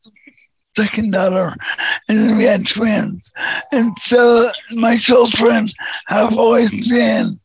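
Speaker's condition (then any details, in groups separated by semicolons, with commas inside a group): Neurofibromatosis type 2; deaf one ear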